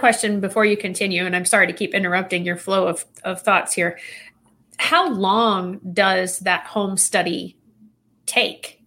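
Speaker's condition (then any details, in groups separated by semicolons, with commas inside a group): No condition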